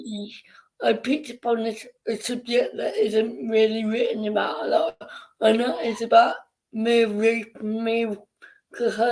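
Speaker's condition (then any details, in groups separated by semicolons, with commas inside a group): Cerebral palsy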